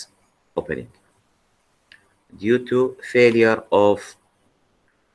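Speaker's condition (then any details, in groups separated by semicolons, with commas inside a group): No condition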